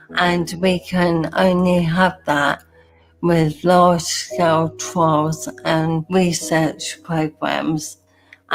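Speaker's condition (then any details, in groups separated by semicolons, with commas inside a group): Motor neuron disease; bulbar onset, speech and swallowing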